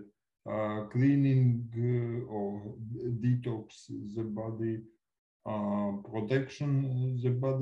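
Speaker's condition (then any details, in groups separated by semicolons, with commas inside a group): Cerebral palsy; from birth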